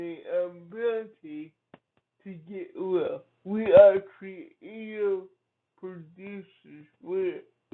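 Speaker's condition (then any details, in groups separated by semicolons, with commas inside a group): Cerebral palsy; from birth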